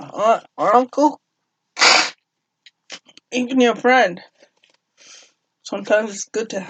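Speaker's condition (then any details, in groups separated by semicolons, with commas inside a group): Cerebral palsy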